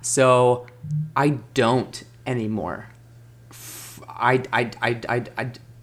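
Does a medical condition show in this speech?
Yes: stuttering; no longer uses fluency techniques, stutters openly including in acting; fluent when singing, formerly word switching and circumlocution, hiding caused tension and struggle; here repeated words, prolonged sounds.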